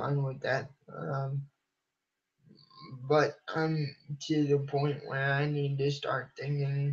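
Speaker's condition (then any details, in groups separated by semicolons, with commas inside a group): Cerebral palsy; from birth, uses wheelchair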